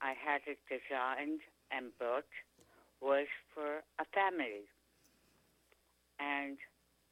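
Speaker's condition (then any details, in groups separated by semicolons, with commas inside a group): Tongue cancer; chronic sore throat symptom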